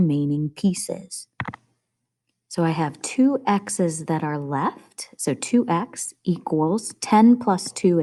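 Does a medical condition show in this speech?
No.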